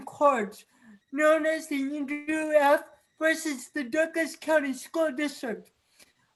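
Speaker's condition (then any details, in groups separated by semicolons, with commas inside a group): Cerebral palsy; from birth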